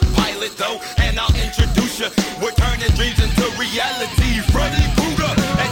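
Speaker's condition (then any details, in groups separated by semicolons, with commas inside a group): No condition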